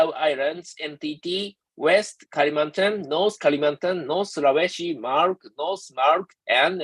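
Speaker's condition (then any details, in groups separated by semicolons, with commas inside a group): No condition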